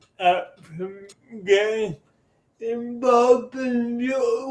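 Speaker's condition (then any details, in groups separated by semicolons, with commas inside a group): Cerebral palsy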